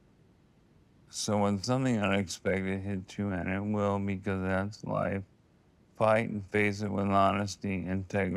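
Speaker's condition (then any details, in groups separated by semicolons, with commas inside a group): ALS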